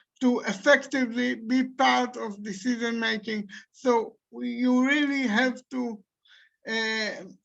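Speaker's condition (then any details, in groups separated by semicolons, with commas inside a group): Cerebral palsy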